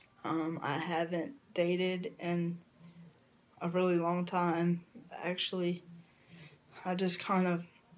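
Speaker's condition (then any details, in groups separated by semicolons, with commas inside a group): Cerebral palsy; from birth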